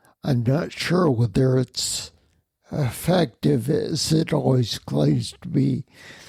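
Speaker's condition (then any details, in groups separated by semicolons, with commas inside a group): Spinocerebellar ataxia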